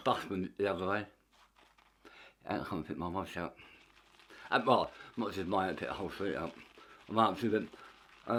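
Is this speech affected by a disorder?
Yes: tongue cancer; half tongue removed.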